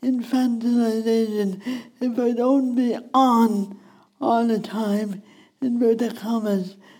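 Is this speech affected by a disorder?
Yes: speech impediment; wheelchair user.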